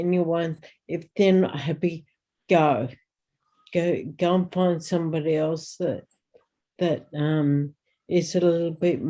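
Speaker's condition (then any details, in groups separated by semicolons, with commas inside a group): Ataxia; with quadriplegia from spinal cord injury; spinal cord injury about 12 years ago, ataxia worsening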